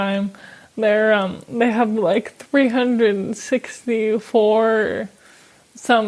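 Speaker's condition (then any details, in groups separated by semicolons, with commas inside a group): ALS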